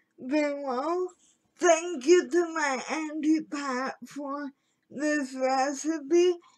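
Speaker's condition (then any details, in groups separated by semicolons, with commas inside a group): Cerebral palsy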